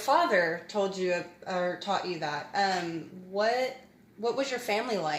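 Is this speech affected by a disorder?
No.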